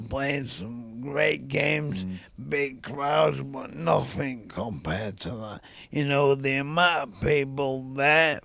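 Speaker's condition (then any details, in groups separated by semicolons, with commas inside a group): ALS; rapid voice decline, trouble with multisyllabic words, worsening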